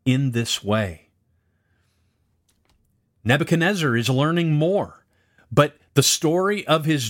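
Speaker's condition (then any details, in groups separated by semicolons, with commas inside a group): No condition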